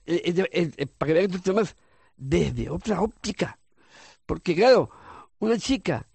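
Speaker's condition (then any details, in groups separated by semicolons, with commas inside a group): Down syndrome; congenital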